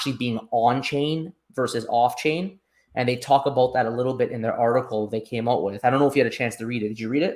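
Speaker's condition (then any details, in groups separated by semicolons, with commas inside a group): No condition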